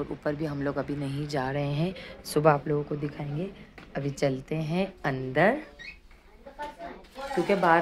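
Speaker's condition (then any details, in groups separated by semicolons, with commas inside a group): No condition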